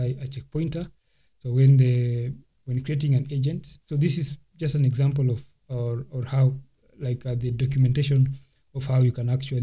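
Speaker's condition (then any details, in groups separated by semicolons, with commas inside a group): No condition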